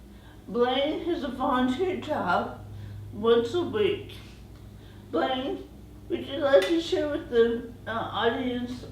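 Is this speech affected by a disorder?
Yes: cerebral palsy; present from birth.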